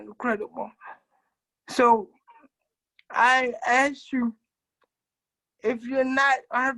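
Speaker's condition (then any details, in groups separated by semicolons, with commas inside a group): Cerebral palsy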